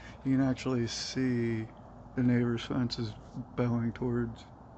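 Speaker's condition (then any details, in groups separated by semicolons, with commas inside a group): No condition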